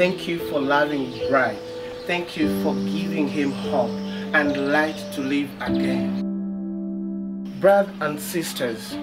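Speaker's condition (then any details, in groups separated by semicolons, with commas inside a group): No condition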